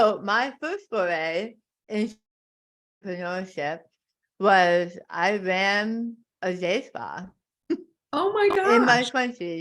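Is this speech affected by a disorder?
Yes: tongue cancer; stage four tongue carcinoma, half tongue removed.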